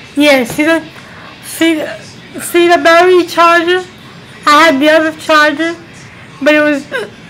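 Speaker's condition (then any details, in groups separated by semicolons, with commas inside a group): Cerebral palsy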